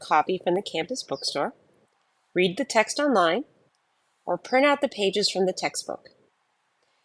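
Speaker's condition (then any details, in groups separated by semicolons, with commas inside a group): No condition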